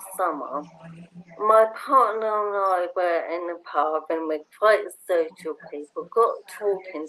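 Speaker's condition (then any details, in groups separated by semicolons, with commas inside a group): Motor neurone disease; bulbar onset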